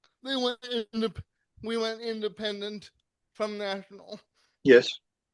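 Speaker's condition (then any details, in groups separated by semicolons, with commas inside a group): Cerebral palsy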